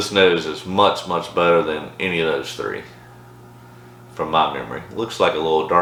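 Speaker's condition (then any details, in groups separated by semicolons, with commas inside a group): No condition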